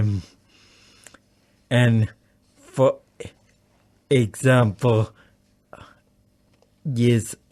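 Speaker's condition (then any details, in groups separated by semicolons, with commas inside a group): Acquired brain injury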